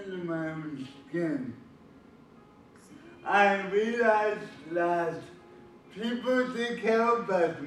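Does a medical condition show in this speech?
Yes: cerebral palsy.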